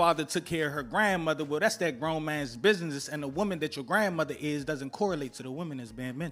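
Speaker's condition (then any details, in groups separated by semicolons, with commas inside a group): No condition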